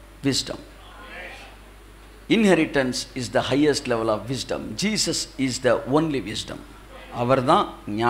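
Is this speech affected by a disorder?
No.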